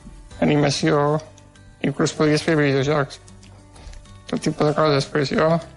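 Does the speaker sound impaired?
Yes: Duchenne muscular dystrophy; degenerative incurable form, progressive loss of strength, wheelchair user, age 25, lost ability to write; housebound, no longer able to eat, moves only head and legs slightly, postural pain; dictates instead of writing, colds or bronchitis cause suffocation crises treated with morphine.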